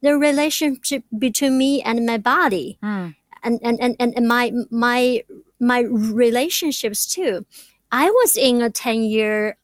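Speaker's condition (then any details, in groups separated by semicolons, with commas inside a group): Stuttering; lifelong; at times unable to get words out, formerly hid stuttering; repeated sounds, repeated words, prolonged sounds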